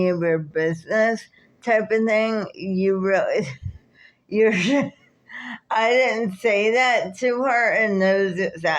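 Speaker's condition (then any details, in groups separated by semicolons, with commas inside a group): Cerebral palsy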